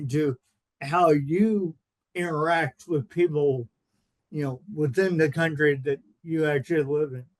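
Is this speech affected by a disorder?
Yes: cerebral palsy.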